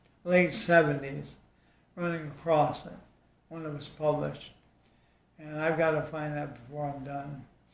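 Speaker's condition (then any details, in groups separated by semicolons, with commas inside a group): ALS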